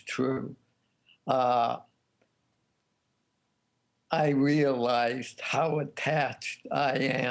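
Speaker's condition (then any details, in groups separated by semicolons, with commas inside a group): ALS; degenerative; diagnosed 11 years ago; losing voice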